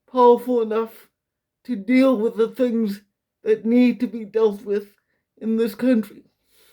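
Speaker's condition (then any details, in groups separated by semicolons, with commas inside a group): Quadriplegic cerebral palsy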